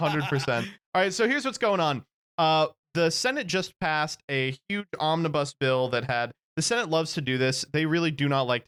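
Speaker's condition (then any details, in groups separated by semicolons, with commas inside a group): No condition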